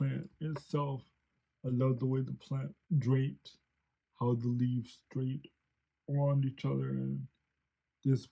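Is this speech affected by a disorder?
Yes: cerebral palsy; since birth.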